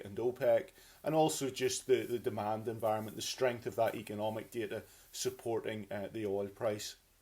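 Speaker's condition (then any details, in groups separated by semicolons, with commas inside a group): No condition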